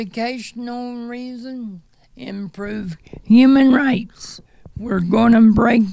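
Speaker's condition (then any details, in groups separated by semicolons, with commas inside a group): Cerebral palsy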